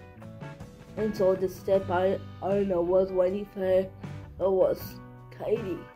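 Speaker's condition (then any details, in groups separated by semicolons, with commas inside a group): Cerebral palsy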